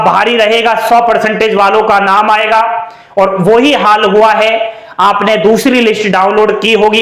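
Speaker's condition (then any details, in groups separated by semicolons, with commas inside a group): No condition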